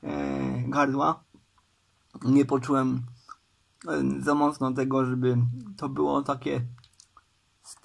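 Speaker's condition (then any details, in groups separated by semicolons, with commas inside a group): Cerebral palsy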